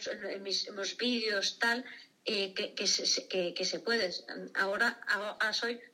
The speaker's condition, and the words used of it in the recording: Aphasia. Y de hecho la afasia es una dificultad un poco para encontrar los nombres de las cosas,